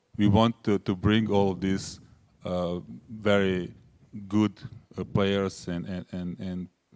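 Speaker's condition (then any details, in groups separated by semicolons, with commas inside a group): No condition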